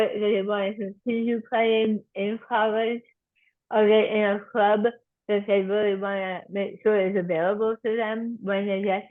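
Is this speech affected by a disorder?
Yes: tongue cancer surgery and reconstruction.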